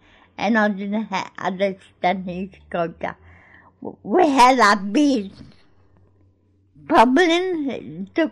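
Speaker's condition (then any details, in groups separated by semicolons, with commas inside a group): Cerebral palsy; cerebral palsy since birth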